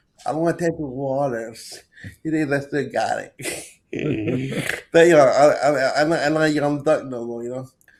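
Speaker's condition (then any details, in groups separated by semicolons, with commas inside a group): Cerebral palsy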